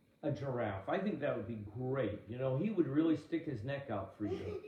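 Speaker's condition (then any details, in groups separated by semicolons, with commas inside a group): No condition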